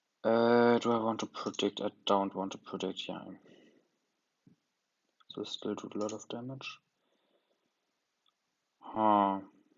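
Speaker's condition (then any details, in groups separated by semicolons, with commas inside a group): No condition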